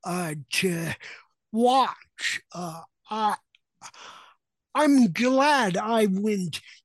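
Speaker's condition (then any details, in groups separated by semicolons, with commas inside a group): Cerebral palsy; no lived experience of the physical side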